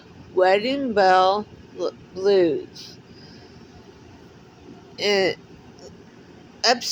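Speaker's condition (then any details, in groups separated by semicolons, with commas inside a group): Cerebral palsy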